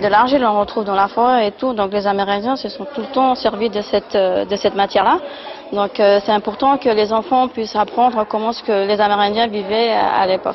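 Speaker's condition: No condition

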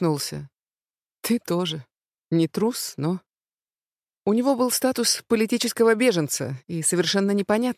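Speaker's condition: No condition

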